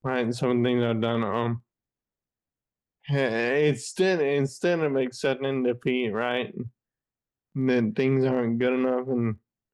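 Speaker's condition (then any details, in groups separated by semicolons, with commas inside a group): Friedreich's ataxia; uses wheelchair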